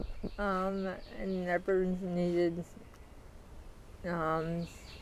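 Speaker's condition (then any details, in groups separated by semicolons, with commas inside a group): Athetoid cerebral palsy; athetoid quadriplegia, GMFCS level 3/4; moderate to severe, walker, daily power wheelchair; speech can be hard to understand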